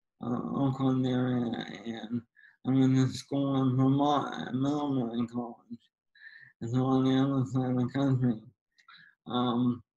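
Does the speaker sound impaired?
Yes: ALS; diagnosed at 21, San Francisco ALS clinic, arm nerve issues, weak hands, trouble running, slow progressor; almost 13 years since diagnosis, wheelchair user, needs help showering, dressing and everyday tasks.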